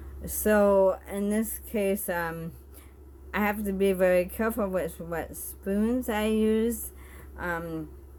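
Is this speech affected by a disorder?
Yes: bulbar onset ALS; bulbar onset, tongue.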